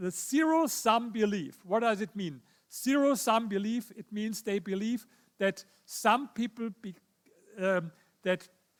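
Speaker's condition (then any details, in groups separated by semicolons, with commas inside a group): No condition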